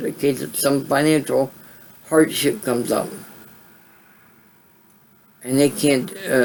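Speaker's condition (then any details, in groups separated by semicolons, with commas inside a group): Cerebral palsy; voice sound affected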